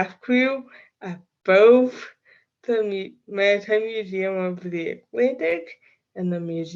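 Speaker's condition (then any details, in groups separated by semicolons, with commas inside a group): Cerebral palsy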